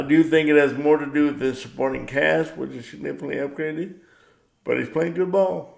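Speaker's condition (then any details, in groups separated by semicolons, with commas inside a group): Cerebral palsy; power wheelchair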